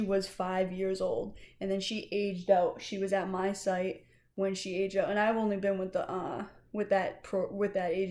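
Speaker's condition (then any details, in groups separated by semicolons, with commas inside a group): No condition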